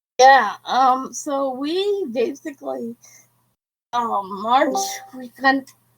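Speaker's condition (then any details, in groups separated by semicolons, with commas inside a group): Cerebral palsy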